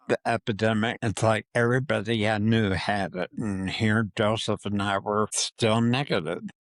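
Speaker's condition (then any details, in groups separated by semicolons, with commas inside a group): Parkinson's disease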